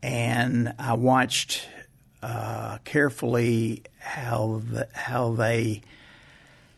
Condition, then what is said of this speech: Stuttering. His protagonist, Victor Vollmer, has a stutter, much like he himself has.